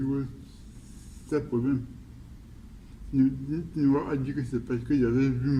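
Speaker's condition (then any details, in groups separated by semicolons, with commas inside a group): Cerebral palsy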